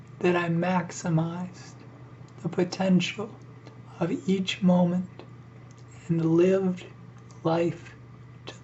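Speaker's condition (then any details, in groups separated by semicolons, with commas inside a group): ALS; struggles to breathe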